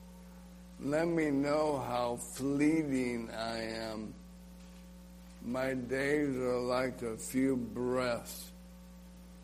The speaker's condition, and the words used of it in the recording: ALS (motor neuron disease). You know, swallowing is a problem.